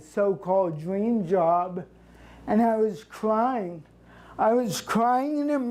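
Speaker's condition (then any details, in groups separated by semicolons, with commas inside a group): Cerebral palsy; since birth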